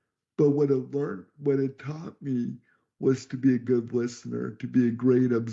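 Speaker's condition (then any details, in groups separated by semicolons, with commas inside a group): Cerebral palsy; could not talk until age 12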